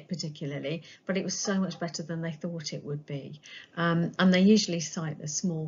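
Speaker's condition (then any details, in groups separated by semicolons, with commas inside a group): No condition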